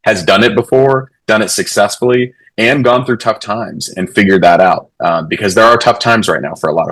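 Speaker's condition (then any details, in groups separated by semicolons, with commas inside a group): No condition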